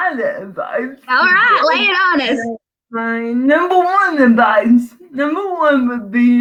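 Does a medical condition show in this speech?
Yes: cerebral palsy.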